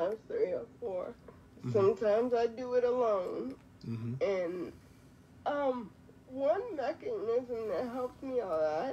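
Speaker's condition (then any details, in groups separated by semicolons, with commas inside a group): Quadriplegic cerebral palsy; quadriplegic, from birth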